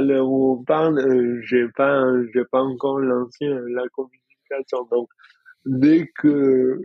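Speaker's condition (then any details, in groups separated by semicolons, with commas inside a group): Dystonia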